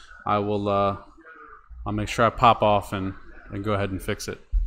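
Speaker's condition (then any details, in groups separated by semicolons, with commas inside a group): No condition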